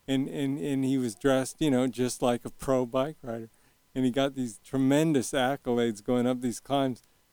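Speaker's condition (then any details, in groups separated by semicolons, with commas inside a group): Young onset Parkinson's disease; constant current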